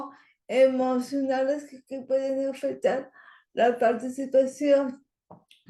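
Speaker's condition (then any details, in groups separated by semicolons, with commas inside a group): Cerebral palsy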